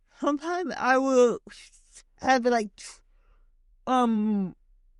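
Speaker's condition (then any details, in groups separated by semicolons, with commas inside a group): Cerebral palsy; stutters heavily when talking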